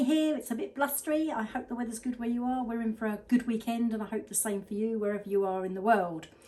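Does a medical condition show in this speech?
No.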